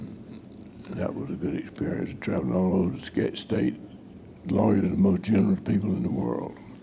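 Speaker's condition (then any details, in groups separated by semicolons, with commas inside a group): Parkinson's disease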